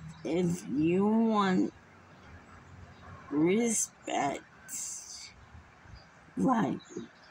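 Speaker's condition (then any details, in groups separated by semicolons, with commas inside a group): Muscular dystrophy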